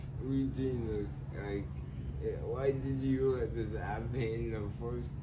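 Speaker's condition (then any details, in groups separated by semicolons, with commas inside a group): Cerebral palsy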